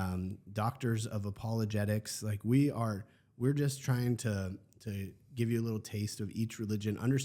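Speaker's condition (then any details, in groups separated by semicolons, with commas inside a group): No condition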